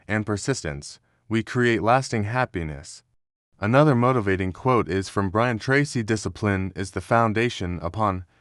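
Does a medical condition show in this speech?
No.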